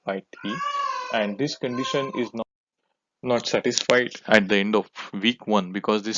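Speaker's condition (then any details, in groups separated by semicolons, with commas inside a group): No condition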